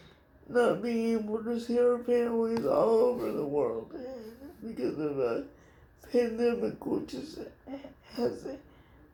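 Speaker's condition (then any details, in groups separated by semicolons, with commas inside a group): Cerebral palsy; speech somewhat affected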